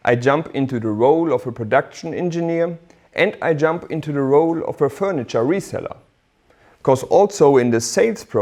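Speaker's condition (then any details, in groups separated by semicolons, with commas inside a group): No condition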